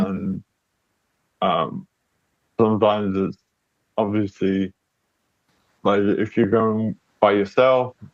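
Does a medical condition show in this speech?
Yes: cerebral palsy.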